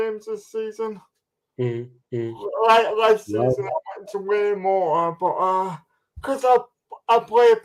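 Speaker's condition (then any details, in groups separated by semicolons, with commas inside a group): Cerebral palsy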